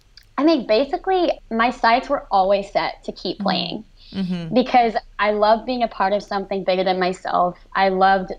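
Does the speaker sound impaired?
Yes: cleft lip and palate, severe; after stroke unable to speak, write or converse, dyslexia, speech pathologist and cognitive therapy, speech regained.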